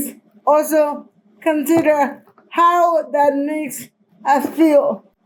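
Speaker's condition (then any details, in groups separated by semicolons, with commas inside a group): Cerebral palsy; present from birth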